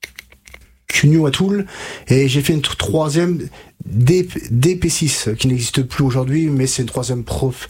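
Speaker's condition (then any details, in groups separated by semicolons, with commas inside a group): Stuttering; onset at 5 to 6 years, no childhood speech therapy, therapy begun at 20, age 33; 27 to 28 years since onset, years of therapy with stuttering specialist Catherine Daubier, Nancy; blocks and repetitions, fluency techniques learned, much worse ages 5 to 20, could not finish sentences; repeated sounds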